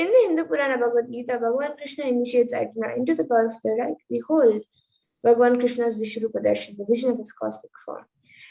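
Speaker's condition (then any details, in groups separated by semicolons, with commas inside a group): No condition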